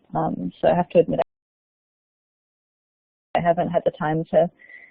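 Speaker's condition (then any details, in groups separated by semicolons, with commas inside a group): No condition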